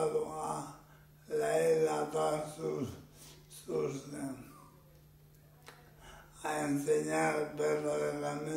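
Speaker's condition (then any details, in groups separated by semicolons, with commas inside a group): Amyotrophic lateral sclerosis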